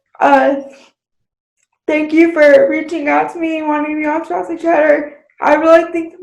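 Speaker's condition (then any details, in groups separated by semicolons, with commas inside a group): Cerebral palsy, spastic quadriplegia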